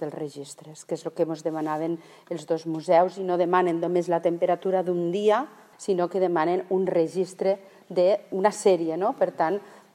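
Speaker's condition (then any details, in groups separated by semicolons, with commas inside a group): No condition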